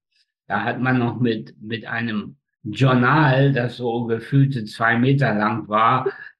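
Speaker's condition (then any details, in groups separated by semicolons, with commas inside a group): Spastic tetraparesis; all four limbs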